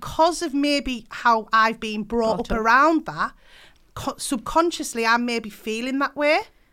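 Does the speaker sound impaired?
No.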